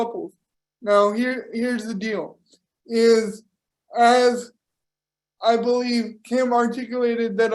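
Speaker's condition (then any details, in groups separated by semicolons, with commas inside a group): Cerebral palsy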